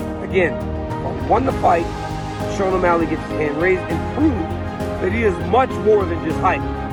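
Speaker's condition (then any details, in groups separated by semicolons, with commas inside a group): No condition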